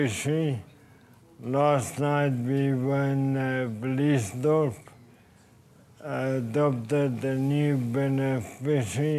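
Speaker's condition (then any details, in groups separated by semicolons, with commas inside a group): Motor neuron disease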